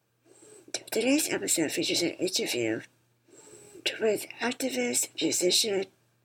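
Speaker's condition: Spinal muscular atrophy; declining lung function from weakening diaphragm muscles; wears ventilator to breathe; records podcast while wearing ventilator

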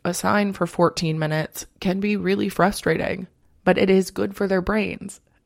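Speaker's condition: No condition

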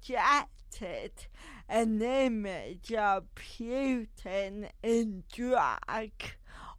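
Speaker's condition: Cerebral palsy

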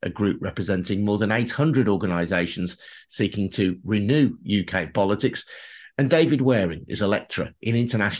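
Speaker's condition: No condition

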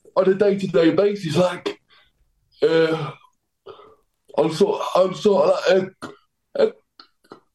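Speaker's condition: Cerebral palsy; power chair

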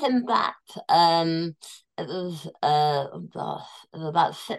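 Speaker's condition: Tongue cancer, near-total glossectomy, stage 4 tongue cancer; 5 millimeters left

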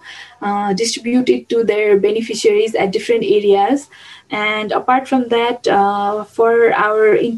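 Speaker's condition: No condition

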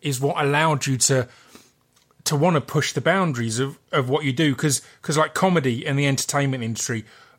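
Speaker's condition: No condition

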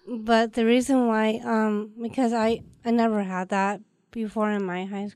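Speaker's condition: Down syndrome; also hard time breathing

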